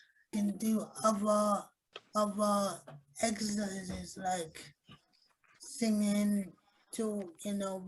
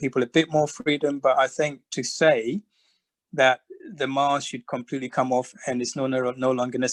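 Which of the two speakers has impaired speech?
The first: cerebral palsy; premature birth, ventilator at birth.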